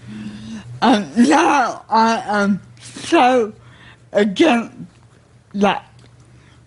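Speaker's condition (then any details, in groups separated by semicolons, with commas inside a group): Cerebral palsy and multiple sclerosis; cerebral palsy lifelong, multiple sclerosis diagnosed later, increasingly less able to do things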